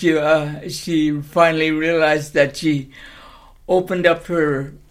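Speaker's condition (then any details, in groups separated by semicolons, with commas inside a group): Cerebral palsy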